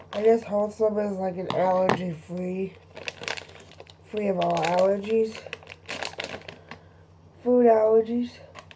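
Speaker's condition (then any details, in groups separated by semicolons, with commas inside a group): Cerebral palsy; both hands affected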